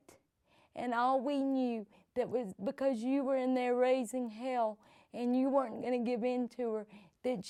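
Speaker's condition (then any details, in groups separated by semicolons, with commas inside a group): Cerebral palsy; from birth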